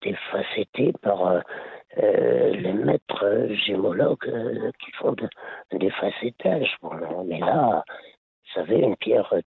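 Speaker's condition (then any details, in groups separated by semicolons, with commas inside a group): Laryngeal cancer; quit over 20 years ago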